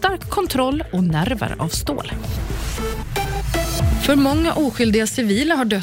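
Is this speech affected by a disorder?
No.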